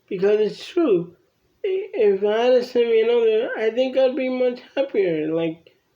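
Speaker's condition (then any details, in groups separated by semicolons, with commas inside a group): Cerebral palsy; from birth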